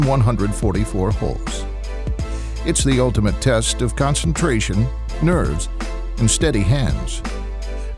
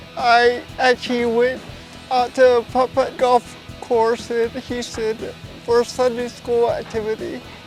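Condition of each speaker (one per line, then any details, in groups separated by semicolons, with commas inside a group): No condition
Cerebral palsy; traumatic birth, affects muscle tone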